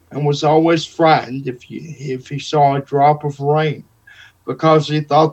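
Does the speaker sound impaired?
Yes: cerebral palsy; wheelchair user.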